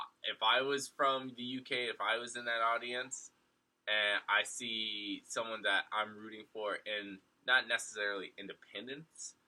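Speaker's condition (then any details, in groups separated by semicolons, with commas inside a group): No condition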